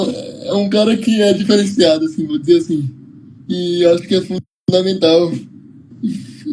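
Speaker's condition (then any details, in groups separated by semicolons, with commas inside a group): Cerebral palsy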